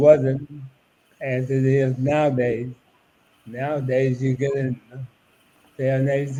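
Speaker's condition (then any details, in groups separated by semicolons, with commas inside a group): ALS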